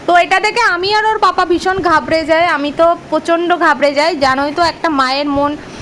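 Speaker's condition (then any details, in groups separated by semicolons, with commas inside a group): No condition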